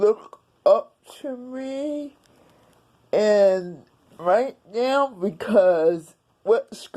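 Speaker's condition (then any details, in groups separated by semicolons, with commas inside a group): Cerebral palsy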